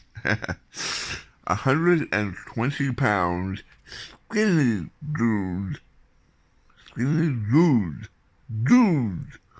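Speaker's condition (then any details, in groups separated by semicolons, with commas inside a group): Tongue cancer surgery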